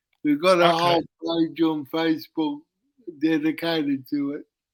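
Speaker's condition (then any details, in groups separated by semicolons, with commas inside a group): Cerebral palsy; uses wheelchair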